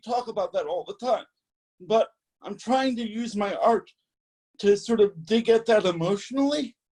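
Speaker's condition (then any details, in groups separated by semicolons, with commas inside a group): Cerebral palsy; spastic type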